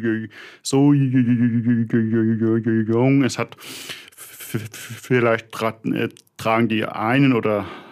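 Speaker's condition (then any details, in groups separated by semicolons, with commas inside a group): Stuttering; developmental, lifelong, possibly inherited, father stuttered, brother fluent, logopedic speech therapy, constant since second grade; choppy, repetitions, blocks, cannot coordinate speech components, body tenses during blocks, throat sometimes hurts, fluent when singing; repeated sounds, prolonged sounds, blocks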